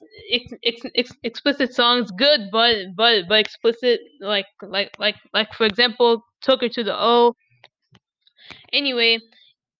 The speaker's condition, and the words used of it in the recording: Stuttering. Once again sorry for my stuttering like i really want to stop it i mean i can but